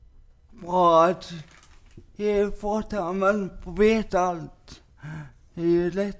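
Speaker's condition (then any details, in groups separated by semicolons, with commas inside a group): Cerebral palsy; lifelong cerebral palsy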